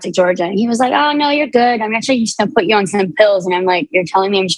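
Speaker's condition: Cleft palate; 23 surgeries from birth to age 18

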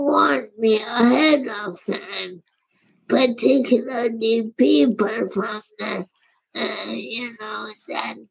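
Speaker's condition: Primary lateral sclerosis; progressing, physical and occupational therapy, ALS clinic, ALS support group, ALS Association Philadelphia support

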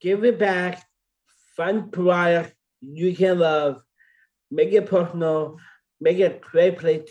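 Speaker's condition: Down syndrome; heart defect with two holes

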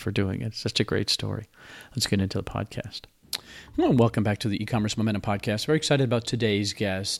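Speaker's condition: No condition

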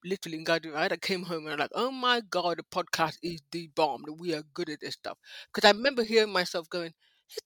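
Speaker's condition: High-frequency hearing loss, speech impediment, mild; lifelong high-frequency hearing loss, not deaf, hears low frequencies and deep voices, bells; voice judged clear on audio by host, face and hand cues absent on audio; cannot pronounce certain words often starting with ch, never heard

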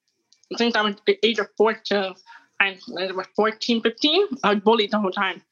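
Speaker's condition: Deafness (hard of hearing); hears well

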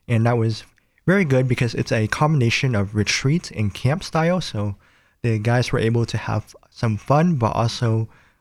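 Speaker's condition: Cleft palate; nose and lip

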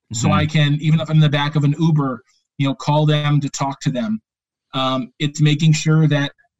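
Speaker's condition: No condition

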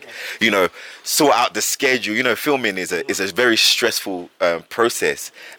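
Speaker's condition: No condition

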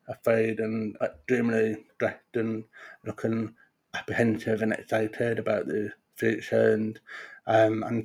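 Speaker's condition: Profound deafness; congenital profound deafness

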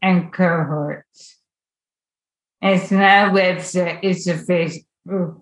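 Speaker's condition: ALS; onset with wrist weakness and reduced grip

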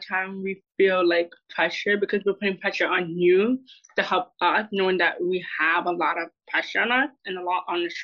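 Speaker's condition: Deafness; eardrum broken in half, no surgery, childhood speech therapists, audiologists; learned to communicate with hearing people through speech therapist, taught ways of listening

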